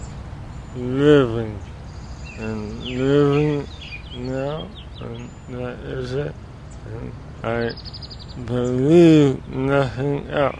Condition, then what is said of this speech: ALS (motor neuron disease). At the time, he had begun to lose his ability to speak.